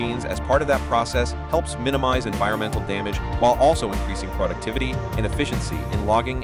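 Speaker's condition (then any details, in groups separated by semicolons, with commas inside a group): No condition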